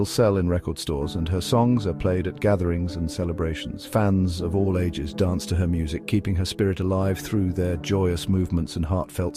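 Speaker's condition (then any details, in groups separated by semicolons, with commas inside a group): No condition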